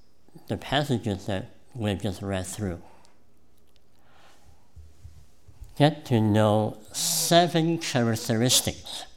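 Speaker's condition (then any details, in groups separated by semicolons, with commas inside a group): Cleft palate; congenital cleft palate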